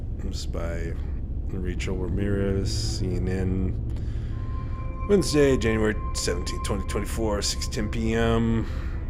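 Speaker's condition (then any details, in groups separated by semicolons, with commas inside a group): No condition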